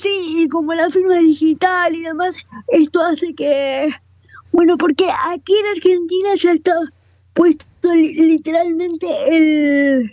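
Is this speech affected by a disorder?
Yes: cerebral palsy; motor disability, described as quadriparalysis, wheelchair user, phone on mounted holder; speech affected along with mobility, confirmed by speaker.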